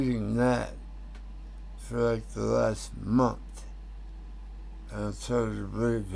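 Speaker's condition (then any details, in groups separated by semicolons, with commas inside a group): Tongue cancer; tongue tumor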